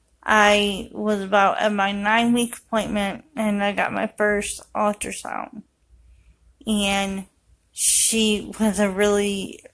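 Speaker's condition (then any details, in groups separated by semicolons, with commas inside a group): Cerebral palsy; affects walking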